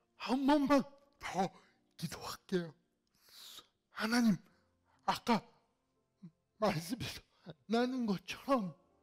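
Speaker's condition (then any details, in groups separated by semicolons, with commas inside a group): Cerebral palsy; fairly severe in childhood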